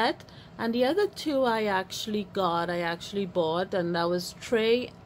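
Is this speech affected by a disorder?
No.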